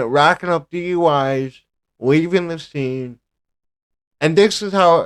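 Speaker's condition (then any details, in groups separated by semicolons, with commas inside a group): Cerebral palsy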